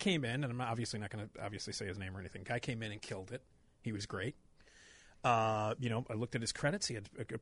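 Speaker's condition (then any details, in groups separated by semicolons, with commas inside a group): No condition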